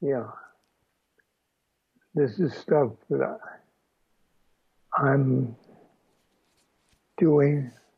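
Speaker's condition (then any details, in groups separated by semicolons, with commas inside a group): Aphasia after stroke; halting speech with pauses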